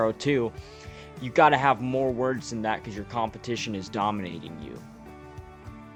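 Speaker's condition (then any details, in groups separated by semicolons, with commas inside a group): No condition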